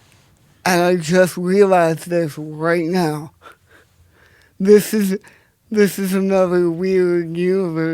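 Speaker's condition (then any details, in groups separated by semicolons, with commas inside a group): Cerebral palsy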